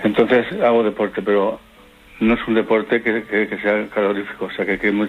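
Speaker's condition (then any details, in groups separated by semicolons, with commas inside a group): Parkinson's disease; on Parkinson's medication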